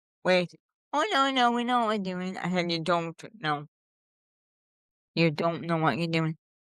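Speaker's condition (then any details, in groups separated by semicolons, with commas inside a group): Cerebral palsy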